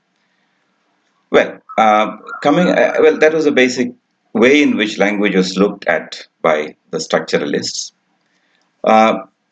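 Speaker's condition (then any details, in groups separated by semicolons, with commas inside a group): No condition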